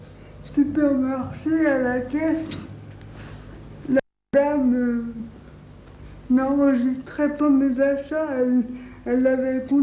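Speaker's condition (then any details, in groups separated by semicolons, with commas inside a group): Cerebral palsy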